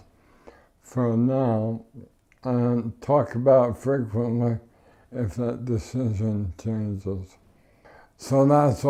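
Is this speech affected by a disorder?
Yes: ALS; tracheotomy, ventilator, wheelchair.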